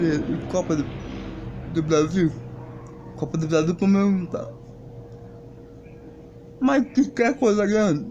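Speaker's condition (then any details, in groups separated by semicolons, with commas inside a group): Cerebral palsy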